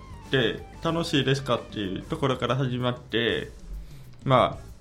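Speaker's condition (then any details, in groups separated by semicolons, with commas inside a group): Hearing impairment, grade 2; congenital hearing impairment, lip reading, hard-of-hearing class in elementary school; communicates by spoken language, not sign language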